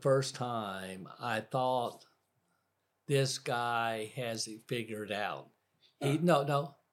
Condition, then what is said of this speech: Aphasia. And I don't know why I've been able to learn to talk again.